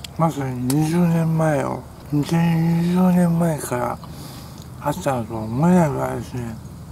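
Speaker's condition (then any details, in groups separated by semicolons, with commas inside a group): Tongue cancer, partial glossectomy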